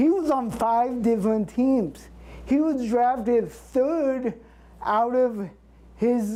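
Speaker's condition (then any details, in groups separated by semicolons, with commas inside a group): Cerebral palsy; since birth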